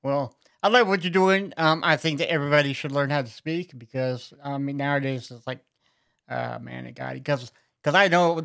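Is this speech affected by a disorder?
Yes: cerebral palsy; right hand affected, limited use of right hand, left-handed; very low baritone voice, found via SingStar phone app.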